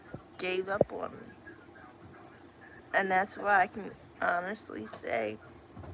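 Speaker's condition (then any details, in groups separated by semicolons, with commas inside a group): Cerebral palsy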